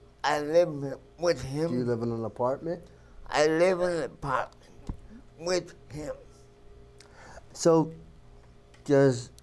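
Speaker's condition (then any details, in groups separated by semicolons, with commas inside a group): Cerebral palsy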